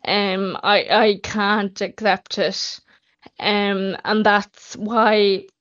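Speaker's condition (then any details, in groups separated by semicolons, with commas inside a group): Friedreich's ataxia; progressive, not yet on skyclaras, drug not yet funded; losing speech, losing swallow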